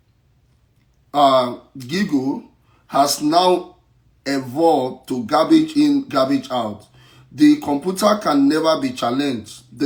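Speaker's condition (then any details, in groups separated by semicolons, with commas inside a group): No condition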